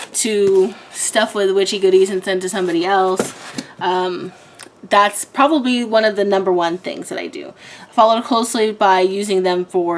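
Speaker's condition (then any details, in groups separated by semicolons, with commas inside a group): No condition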